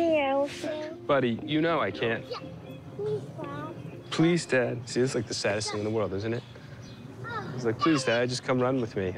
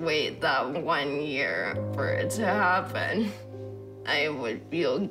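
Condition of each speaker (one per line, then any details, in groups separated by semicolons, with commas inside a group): No condition
ALS; can no longer lift arm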